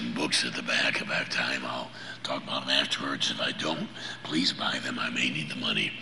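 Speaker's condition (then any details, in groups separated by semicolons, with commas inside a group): Laryngeal cancer; cancer recurred at fourth three-month checkup, laryngectomy scheduled, no spread on MRI, PET scans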